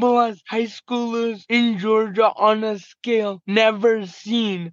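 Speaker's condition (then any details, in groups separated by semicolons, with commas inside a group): Cerebral palsy, mild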